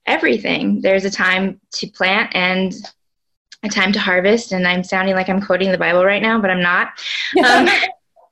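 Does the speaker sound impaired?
No.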